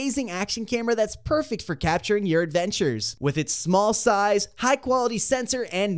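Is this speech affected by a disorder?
No.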